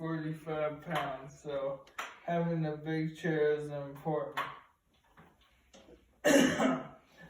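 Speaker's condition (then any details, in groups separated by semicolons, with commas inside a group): ALS; starting to lose voice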